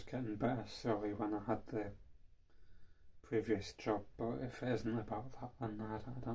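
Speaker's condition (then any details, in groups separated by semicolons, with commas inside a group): Cerebral palsy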